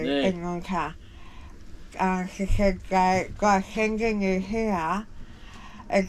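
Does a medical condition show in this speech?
Yes: jaw cancer surgery.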